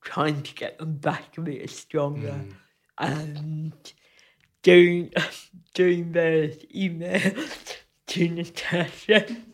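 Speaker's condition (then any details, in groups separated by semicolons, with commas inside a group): Cerebral palsy; frequent loss of balance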